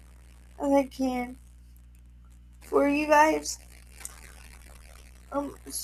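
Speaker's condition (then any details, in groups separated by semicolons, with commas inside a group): Cerebral palsy, spastic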